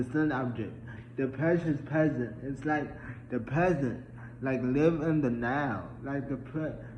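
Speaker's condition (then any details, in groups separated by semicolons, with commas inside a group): Traumatic brain injury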